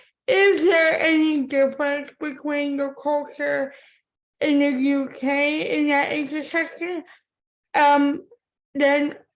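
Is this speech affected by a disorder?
Yes: cerebral palsy; from birth; impaired speech.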